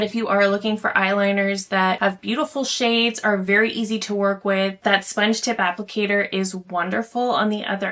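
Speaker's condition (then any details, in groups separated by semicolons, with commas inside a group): No condition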